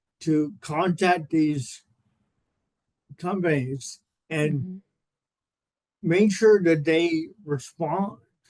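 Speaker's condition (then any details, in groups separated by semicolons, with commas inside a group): Cerebral palsy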